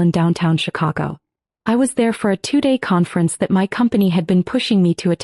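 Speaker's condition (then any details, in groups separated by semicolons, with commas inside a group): No condition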